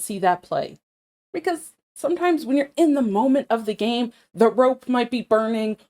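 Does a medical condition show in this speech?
No.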